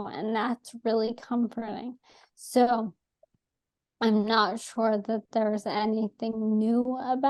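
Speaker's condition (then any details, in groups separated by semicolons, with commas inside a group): ALS; atypical case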